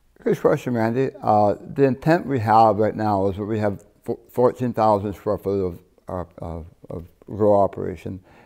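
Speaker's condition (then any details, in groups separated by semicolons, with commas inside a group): Partial glossectomy for tongue cancer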